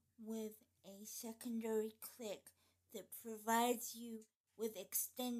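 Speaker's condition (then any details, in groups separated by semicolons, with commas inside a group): Cerebral palsy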